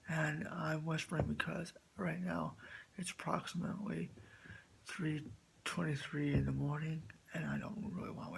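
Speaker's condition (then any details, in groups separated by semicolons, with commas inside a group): Spastic quadriplegic cerebral palsy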